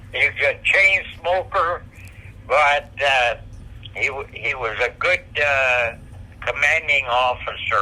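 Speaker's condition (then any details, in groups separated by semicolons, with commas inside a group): Parkinson's disease; on medication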